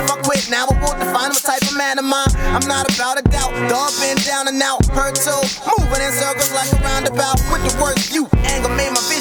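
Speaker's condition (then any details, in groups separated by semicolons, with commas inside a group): No condition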